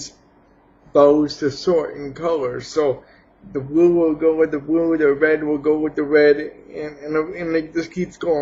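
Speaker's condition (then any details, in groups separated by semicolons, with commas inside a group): Cerebral palsy; has had surgery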